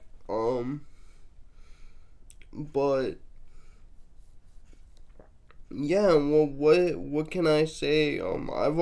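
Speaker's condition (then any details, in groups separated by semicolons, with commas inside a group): Cerebral palsy, mixed, mild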